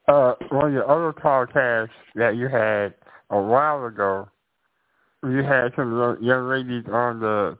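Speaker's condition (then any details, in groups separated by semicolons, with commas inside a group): Muscular dystrophy with tracheostomy; born with muscular dystrophy, wheelchair user since age 12; age 44, weighs 55 pounds, calling in by phone; voice distorted by tracheostomy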